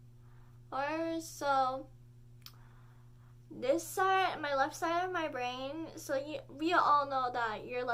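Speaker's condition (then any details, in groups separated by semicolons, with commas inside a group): Cerebral palsy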